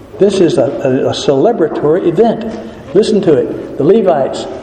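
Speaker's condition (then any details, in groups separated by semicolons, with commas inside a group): No condition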